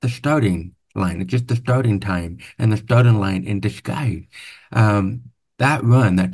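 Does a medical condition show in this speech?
Yes: profound hearing loss, deaf accent; congenital very severe to profound hearing loss, over 13 years of speech therapy; noticeably different accent.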